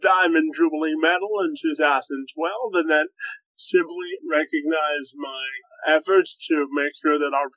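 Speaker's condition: Cerebral palsy, spastic quadriplegia; affects muscle memory

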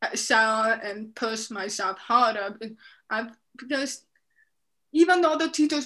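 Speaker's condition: Deafness, profound, severe; left cochlear implant processor, right hearing aid, FM system, lip reads, masks hinder lip reading

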